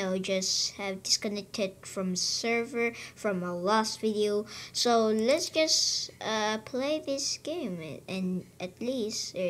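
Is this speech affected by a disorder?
No.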